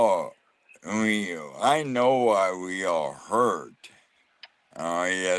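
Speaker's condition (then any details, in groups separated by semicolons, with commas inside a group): ALS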